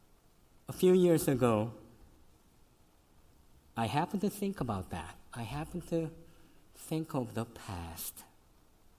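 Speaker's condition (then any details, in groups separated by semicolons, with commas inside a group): Cleft lip and palate, severe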